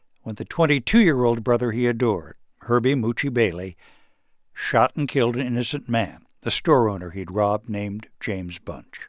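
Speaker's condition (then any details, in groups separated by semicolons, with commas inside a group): No condition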